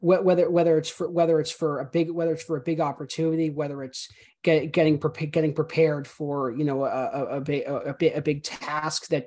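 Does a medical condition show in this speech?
Yes: stutter, severe; heavy stutter; here repeated sounds, repeated words.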